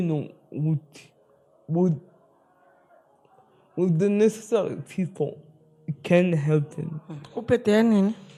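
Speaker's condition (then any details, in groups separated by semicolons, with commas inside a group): Spastic cerebral palsy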